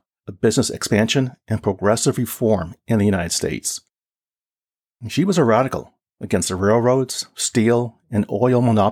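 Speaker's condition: No condition

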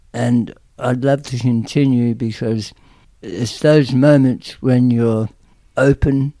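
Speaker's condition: Tongue cancer; aggressive tongue cancer

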